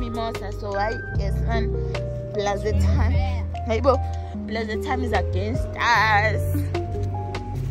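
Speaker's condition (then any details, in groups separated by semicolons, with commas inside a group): No condition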